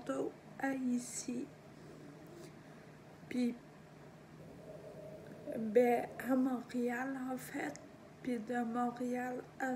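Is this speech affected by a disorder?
Yes: ataxia; degenerative.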